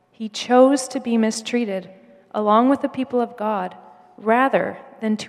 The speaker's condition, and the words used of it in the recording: None; typical speech.